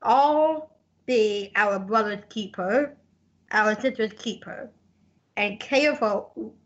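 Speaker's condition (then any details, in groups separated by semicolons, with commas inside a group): Down syndrome; congenital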